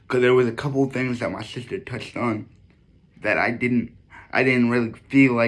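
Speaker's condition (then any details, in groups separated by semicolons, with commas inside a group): Cerebral palsy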